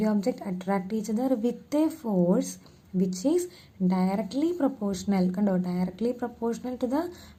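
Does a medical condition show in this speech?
No.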